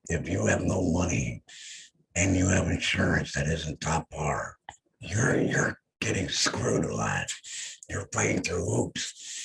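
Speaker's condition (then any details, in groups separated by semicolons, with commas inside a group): Head and neck cancer; voice lost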